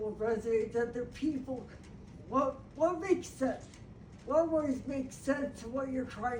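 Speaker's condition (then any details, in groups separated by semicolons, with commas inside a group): Brain injury; language and motor speech problems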